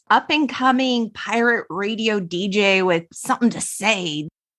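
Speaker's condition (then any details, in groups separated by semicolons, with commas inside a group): No condition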